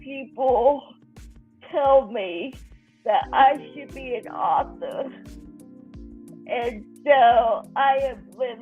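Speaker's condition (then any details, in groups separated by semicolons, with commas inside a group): Cerebral palsy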